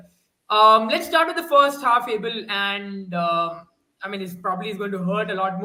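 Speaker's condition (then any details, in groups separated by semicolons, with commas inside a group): No condition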